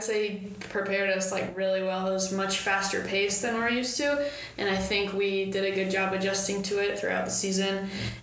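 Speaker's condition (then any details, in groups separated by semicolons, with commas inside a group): No condition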